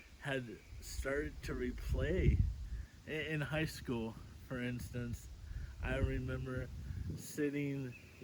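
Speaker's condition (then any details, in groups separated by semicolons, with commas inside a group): Cerebral palsy; since birth, affects balance, hand coordination; mild, not apparent to most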